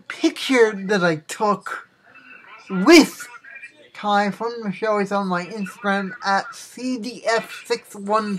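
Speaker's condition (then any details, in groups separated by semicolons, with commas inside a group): Cerebral palsy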